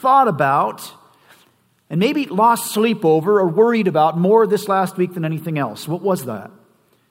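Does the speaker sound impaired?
No.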